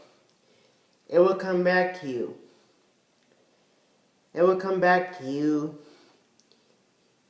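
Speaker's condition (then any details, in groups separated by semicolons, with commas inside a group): Cerebral palsy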